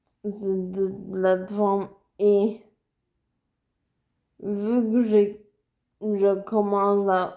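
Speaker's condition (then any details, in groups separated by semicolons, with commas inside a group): Cerebral palsy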